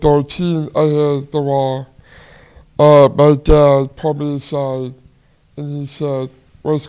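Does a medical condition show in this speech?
Yes: Down syndrome; learns on a different, longer curve, gets infections easily.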